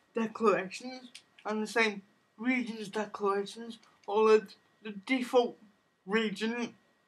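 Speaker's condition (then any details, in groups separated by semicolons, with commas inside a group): Cerebral palsy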